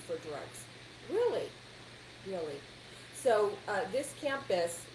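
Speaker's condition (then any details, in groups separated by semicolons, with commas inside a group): No condition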